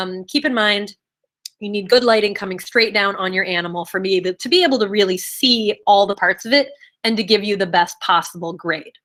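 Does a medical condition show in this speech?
No.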